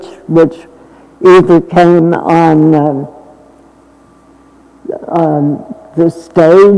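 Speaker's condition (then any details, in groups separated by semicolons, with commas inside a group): Essential tremor; more than half of life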